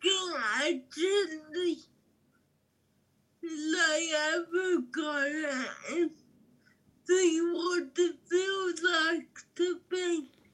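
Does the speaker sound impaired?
Yes: cerebral palsy; cerebral palsy from birth, mainly physical, uncontrollable muscle movements, wheelchair user.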